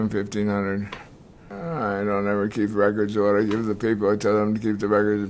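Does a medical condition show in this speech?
Yes: multiple sclerosis; diagnosed decades ago.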